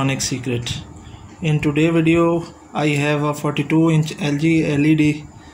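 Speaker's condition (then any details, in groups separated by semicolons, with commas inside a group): No condition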